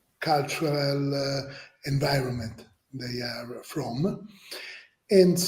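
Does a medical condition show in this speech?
No.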